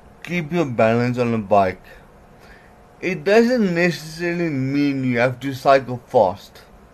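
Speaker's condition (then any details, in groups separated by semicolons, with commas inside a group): Cerebral palsy; breathing weakness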